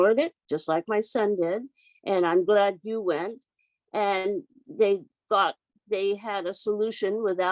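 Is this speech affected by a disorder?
No.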